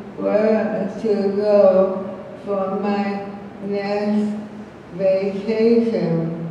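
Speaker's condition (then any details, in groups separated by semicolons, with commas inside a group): ALS; ALS accent, speaks very slowly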